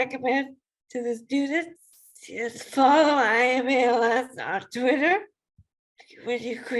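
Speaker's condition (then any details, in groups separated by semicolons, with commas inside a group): ALS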